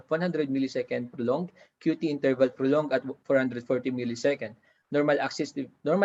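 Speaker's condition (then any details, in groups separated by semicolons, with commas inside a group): No condition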